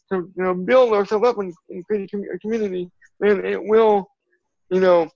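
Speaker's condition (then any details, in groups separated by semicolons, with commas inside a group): Cerebral palsy; from birth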